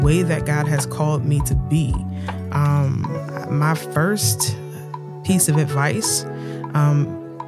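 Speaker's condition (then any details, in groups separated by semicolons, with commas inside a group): No condition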